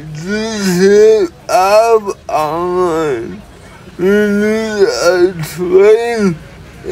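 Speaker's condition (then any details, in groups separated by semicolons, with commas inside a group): Cerebral palsy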